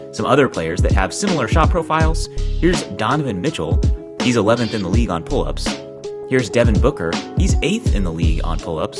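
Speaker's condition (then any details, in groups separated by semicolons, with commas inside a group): No condition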